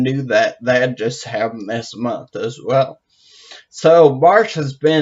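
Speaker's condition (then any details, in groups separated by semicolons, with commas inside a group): Brain injury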